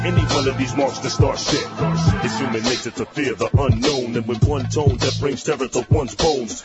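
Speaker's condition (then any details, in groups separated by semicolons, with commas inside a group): No condition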